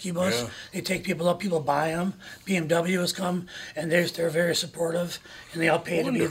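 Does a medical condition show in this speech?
Yes: throat cancer, one vocal cord; throat cancer at age 28, tracheotomy, one vocal cord removed, told would never talk again; throat issues during recording; voice noticeably altered, self-compared to raspy rock singers, talks at length.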